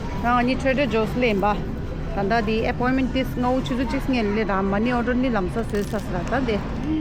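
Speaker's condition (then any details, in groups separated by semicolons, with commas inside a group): No condition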